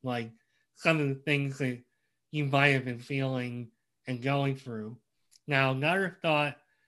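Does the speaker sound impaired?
Yes: cleft lip and palate; congenital, present from birth.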